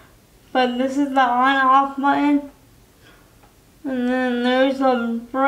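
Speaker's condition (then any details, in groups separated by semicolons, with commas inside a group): Cerebral palsy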